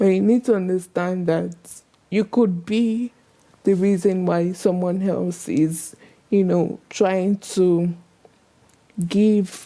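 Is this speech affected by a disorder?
Yes: cerebral palsy; acquired after early childhood injection.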